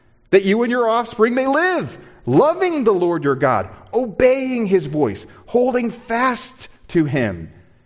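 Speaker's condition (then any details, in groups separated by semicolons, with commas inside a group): No condition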